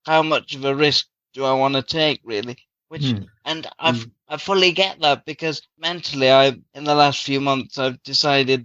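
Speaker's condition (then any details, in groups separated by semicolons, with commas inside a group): Cerebral palsy; from birth, very premature birth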